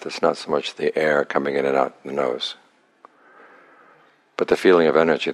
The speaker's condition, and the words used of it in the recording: None; typical speech.